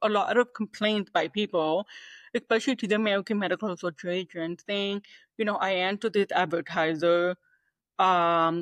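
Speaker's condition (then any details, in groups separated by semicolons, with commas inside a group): Deafness, 98% hearing loss; communicates primarily through oral speech, knows little sign language, removes hearing aids after noisy days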